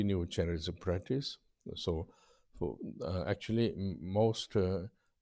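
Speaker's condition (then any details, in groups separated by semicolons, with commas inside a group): No condition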